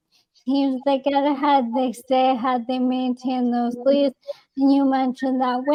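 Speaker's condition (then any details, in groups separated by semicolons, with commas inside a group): ALS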